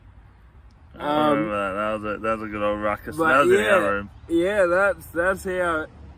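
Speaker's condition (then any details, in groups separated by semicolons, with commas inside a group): Cerebral palsy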